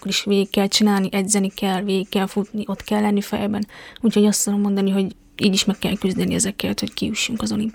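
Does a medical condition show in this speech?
Yes: deafness; congenital, found at age one, device with surgery at 2.5, eight ear operations (3 left, 5 right) until ten; tried signing with Japanese sign-language users at the competition.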